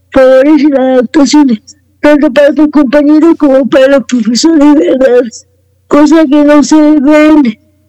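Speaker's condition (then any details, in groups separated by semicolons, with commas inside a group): Cerebral palsy; wheelchair user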